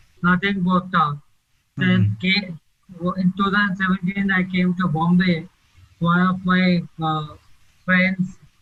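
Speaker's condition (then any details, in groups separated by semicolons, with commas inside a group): ALS; labored slurred speech, choking on water, aspiration risk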